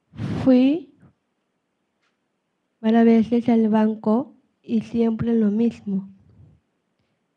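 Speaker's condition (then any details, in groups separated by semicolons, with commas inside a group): Down syndrome; speaks Spanish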